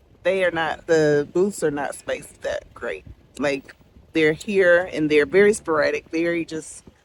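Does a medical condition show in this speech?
No.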